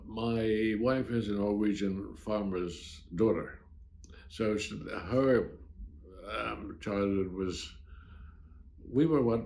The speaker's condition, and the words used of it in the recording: Stuttering. And it's funny, because as you notice that I have a stutter.